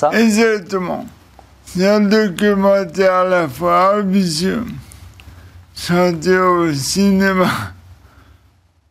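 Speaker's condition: ALS (Charcot disease); diagnosed a little over two years ago; muscles atrophying, lungs no longer working, travel difficult, cognition intact; speech deformed, may sound idiotic, content clear in own mind

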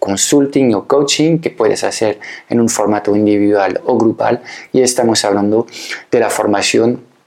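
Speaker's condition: No condition

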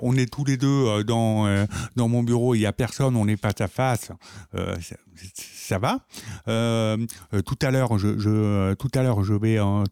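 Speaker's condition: Profound deafness from birth; profound congenital deafness, behind-the-ear hearing aids, cued speech (LPC), sign language learned later, younger sister also deaf; perceives sounds, half lipreading half hearing, must see speaker, group talk tiring, video relay centre for calls

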